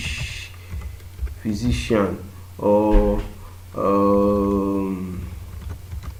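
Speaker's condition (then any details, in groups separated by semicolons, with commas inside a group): No condition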